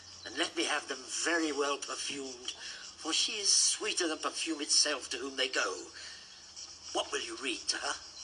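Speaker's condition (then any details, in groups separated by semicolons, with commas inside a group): No condition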